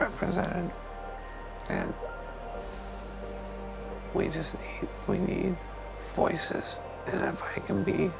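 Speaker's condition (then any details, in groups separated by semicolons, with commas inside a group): ALS; ventilator breathing, fast progression, increasingly immobile; increasingly not speaking, risk of mucus plug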